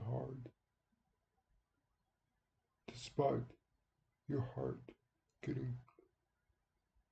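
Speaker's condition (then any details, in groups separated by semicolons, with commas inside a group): Cerebral palsy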